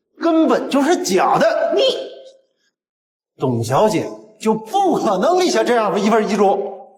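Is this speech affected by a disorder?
No.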